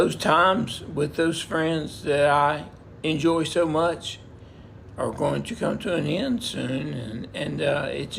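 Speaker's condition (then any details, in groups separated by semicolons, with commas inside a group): Multiple system atrophy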